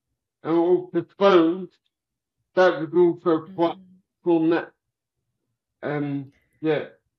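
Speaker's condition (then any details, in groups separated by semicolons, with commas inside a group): Cerebral palsy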